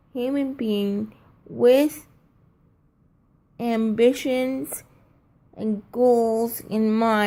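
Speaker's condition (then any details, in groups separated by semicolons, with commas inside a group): Cerebral palsy, triplegia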